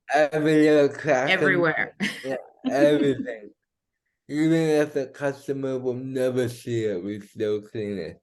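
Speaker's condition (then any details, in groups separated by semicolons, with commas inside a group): Cerebral palsy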